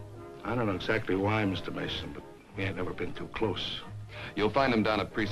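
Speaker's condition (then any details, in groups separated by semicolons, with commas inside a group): No condition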